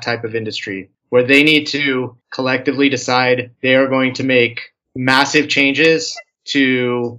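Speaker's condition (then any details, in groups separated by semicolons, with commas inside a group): No condition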